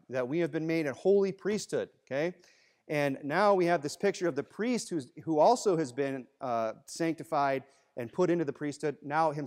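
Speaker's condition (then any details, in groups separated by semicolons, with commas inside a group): No condition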